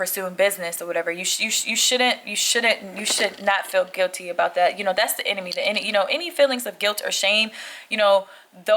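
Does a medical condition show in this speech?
No.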